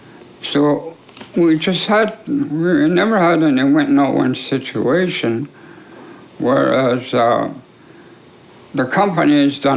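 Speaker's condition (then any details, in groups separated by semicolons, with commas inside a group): ALS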